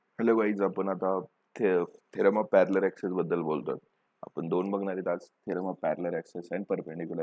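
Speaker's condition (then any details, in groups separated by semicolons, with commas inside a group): No condition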